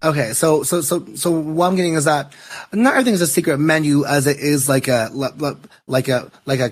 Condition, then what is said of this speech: Stuttering. And so I think so much about even if my voice shakes, like I must speak and I must say something.